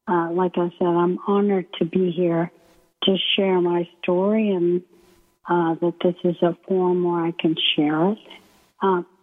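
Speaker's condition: ALS; wheelchair user

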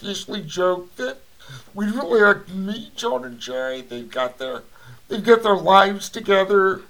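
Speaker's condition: Cerebral palsy; voice audibly affected

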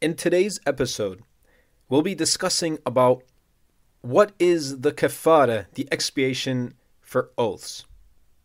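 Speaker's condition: No condition

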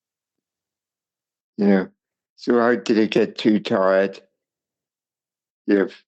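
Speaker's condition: Cerebral palsy; wheelchair user since age 28

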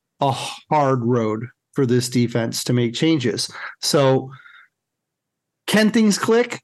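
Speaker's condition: No condition

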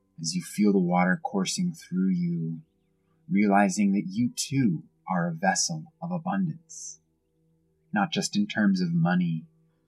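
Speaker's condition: No condition

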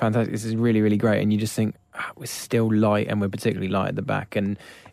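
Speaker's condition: No condition

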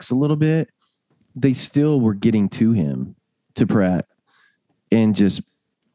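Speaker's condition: No condition

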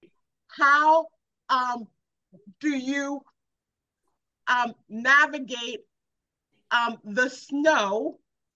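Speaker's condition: Aphasia after stroke; cause stroke; comprehends well but cannot repeat, viewer describes speech as clear

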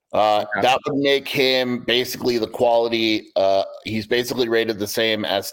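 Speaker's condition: No condition

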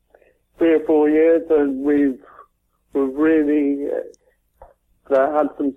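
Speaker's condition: Cerebral palsy; present from birth

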